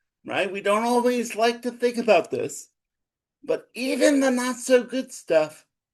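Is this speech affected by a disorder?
Yes: cerebral palsy.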